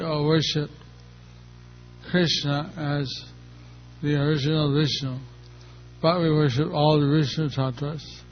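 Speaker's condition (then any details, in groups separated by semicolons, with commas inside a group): Stroke; stroke a little over a year ago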